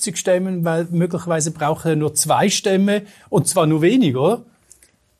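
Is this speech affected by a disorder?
No.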